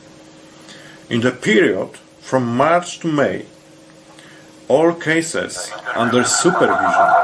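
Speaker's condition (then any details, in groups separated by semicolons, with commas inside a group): No condition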